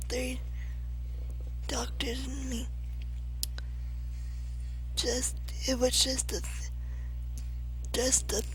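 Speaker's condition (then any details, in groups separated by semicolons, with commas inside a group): Cerebral palsy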